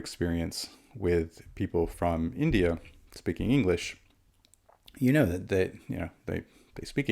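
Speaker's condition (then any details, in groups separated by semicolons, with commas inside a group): No condition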